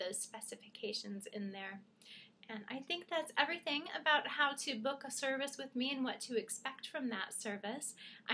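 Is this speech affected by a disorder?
No.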